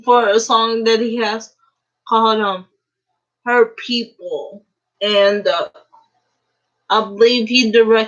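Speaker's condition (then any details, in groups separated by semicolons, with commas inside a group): Cerebral palsy; uses a wheelchair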